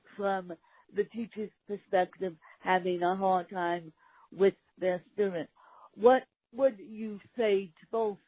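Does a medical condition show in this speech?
Yes: cerebral palsy, mixed, moderate.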